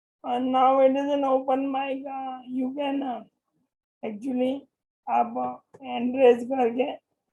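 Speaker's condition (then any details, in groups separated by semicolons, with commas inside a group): Motor neuron disease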